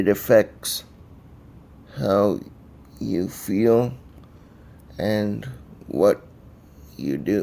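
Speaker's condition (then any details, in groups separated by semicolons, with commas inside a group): Cerebral palsy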